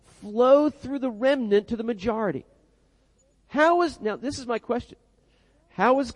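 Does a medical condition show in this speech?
No.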